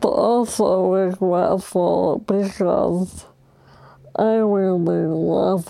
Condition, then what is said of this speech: ALS (motor neuron disease). When I get hurt, I can't speak at all.